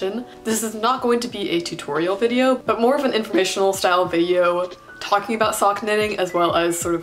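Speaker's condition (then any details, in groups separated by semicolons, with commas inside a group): No condition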